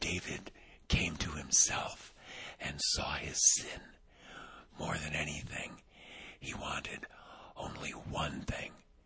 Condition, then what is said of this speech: Vocal cord paralysis. Well, as you can tell, I still don't have my voice back.